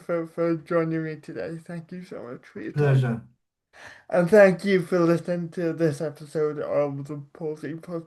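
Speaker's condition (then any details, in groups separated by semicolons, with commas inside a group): Cerebral palsy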